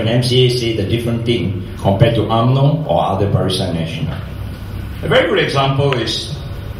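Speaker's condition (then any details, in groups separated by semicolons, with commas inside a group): No condition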